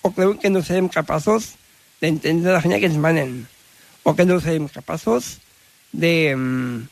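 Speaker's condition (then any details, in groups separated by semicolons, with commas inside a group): Down syndrome; dislikes being corrected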